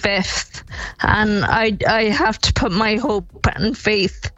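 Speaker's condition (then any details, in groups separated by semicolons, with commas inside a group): Friedreich's ataxia; progressive condition, age 28, Skyclarys recommended against public funding by HSE drugs group; speech deteriorating, voice banking on software for couple of hours, offered synthetic voices, expects voice loss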